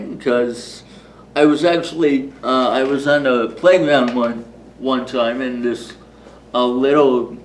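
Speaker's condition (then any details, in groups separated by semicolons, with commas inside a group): Cerebral palsy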